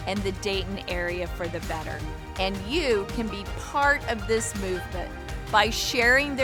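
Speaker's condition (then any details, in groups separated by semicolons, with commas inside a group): No condition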